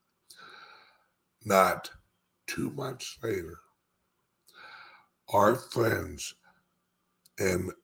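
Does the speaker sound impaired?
Yes: speech impediment; slight speech impediment.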